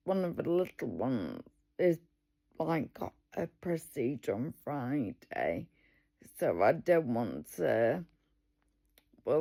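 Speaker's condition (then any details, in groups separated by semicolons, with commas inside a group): Multiple sclerosis; word substitution, coughs when crumbly bread gets in throat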